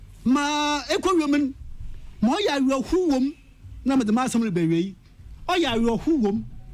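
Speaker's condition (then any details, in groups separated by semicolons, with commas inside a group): No condition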